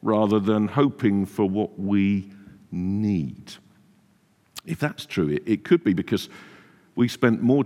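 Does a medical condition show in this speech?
No.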